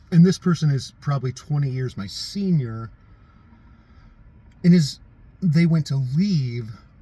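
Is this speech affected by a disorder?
No.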